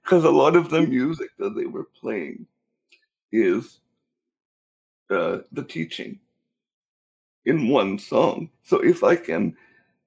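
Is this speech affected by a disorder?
Yes: cerebral palsy; cerebral palsy since birth, affects muscles and nerves, unable to walk.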